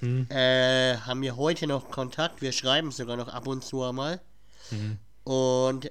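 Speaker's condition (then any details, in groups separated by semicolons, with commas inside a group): Cleft palate; cleft palate audible in speech, plus cold at recording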